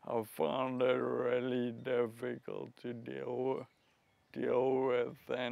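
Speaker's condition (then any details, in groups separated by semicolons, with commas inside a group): Friedreich's ataxia; progressive, affects legs, arms, speech, hearing, heart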